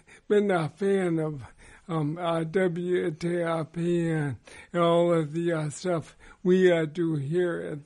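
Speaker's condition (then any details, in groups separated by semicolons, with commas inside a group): ALS; progressive motor neuron disease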